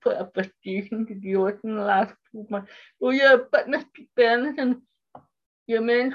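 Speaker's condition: Cerebral palsy; tightens easily

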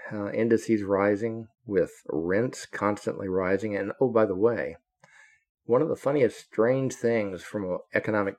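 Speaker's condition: No condition

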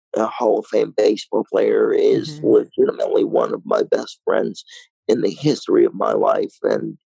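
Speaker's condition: Cerebral palsy, mild

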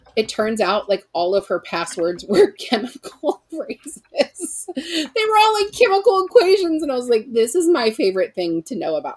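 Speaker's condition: No condition

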